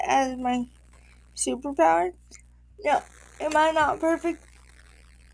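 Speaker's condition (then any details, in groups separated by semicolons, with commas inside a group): Cerebral palsy, spastic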